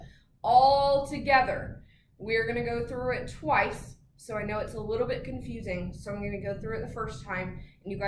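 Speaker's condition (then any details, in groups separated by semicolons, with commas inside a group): No condition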